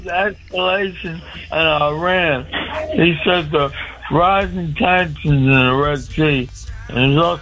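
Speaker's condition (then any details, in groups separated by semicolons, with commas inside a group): Speech impediment; host cannot hear at times over phone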